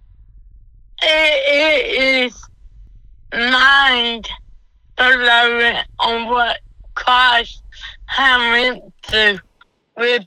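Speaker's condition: Cerebral palsy; self-described as half-CP

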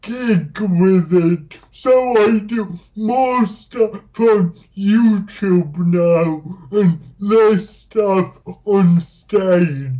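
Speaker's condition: Dysarthria; now occasionally not understood

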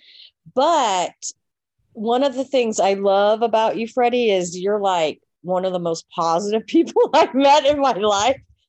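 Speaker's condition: No condition

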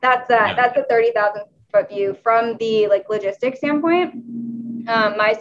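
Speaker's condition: No condition

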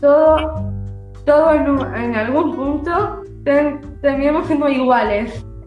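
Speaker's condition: Down syndrome; from birth

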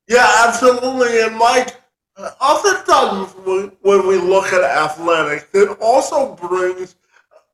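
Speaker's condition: Cerebral palsy; from birth

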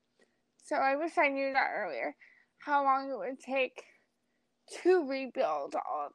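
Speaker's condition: Cerebral palsy; wheelchair user

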